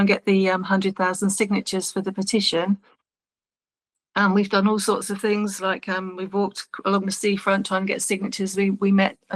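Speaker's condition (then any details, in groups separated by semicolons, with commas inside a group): No condition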